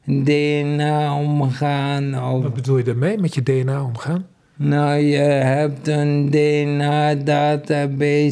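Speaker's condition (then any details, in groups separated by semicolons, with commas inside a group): ALS; about five years since onset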